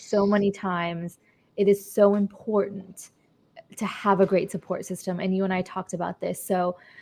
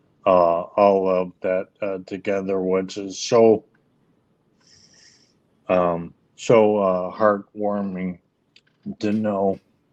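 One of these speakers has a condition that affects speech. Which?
The second: ALS; leg onset, later arm weakness; diagnosed about six years after onset, speech issues three-four years.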